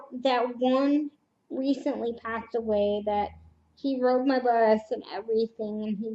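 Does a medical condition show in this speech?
Yes: cerebral palsy; mainly right side, right hand contracted.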